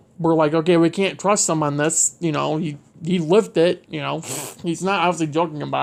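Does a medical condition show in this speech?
No.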